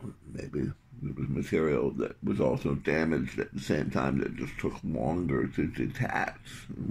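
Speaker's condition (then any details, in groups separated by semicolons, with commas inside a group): Tongue cancer surgery; three months post-surgery, graft detaching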